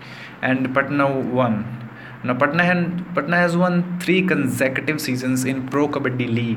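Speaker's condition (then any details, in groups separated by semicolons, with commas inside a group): No condition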